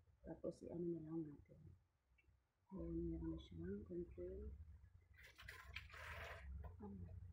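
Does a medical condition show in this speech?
No.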